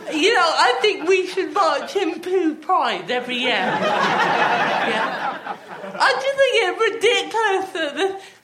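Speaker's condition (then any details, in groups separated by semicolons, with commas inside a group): Athetoid cerebral palsy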